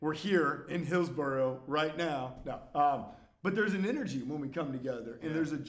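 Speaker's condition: No condition

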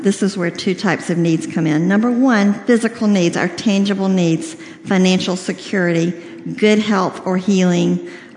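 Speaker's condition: Cleft lip and palate, severe

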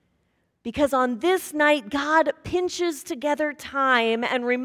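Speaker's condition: No condition

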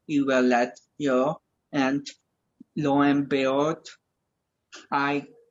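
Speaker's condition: Cerebral palsy; speech affected

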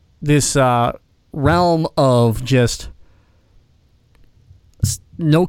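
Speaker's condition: Cleft palate; congenital cleft palate

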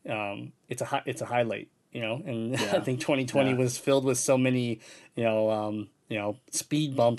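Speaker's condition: Cleft palate; congenital cleft palate

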